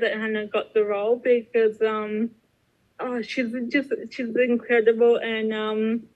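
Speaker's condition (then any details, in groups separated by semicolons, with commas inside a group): Cerebral palsy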